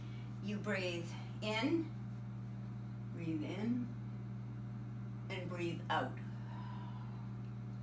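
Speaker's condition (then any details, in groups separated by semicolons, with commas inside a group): No condition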